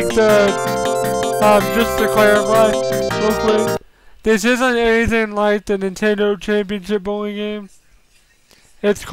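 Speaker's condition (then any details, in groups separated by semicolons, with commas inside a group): Cerebral palsy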